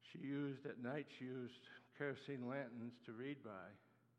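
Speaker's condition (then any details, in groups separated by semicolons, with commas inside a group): Parkinson's disease; Parkinson's attacks muscles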